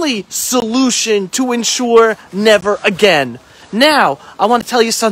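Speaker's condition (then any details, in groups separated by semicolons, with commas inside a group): No condition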